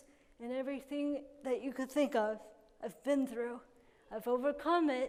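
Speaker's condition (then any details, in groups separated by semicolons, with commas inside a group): Cerebral palsy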